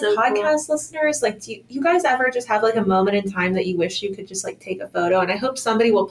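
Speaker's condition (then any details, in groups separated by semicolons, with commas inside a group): No condition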